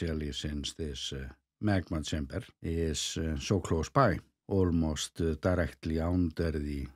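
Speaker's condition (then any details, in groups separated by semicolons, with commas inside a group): No condition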